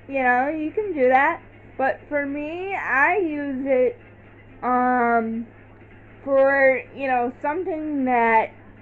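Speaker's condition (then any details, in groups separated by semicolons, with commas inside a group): Cerebral palsy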